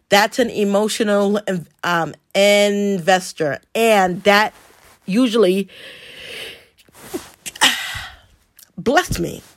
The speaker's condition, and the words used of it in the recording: Stuttering. And yes, I do stutter. It doesn't matter.